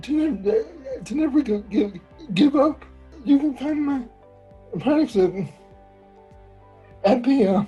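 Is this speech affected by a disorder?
Yes: cerebral palsy.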